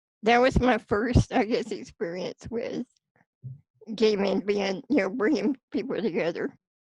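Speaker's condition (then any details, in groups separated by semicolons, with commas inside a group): Spinal muscular atrophy; type 2, since childhood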